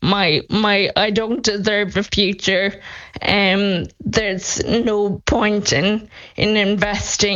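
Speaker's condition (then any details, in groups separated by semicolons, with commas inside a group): Friedreich's ataxia; speech deteriorating, voice expected to be lost, voice banked over hours, synthetic voice app on phone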